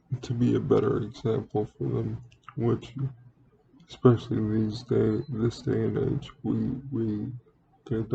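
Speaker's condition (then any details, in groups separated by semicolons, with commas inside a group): Cerebral palsy; speaks relatively well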